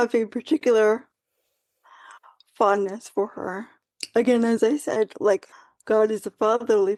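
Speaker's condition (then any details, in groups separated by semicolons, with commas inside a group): Quadriplegic cerebral palsy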